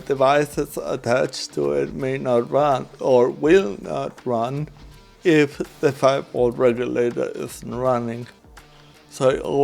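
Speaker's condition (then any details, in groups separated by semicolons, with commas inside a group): Cerebral palsy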